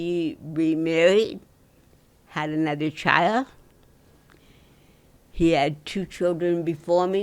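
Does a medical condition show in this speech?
Yes: cerebral palsy.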